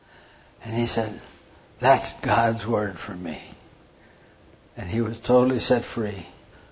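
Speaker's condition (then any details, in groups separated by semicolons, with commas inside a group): Parkinson's; hand tremor during talk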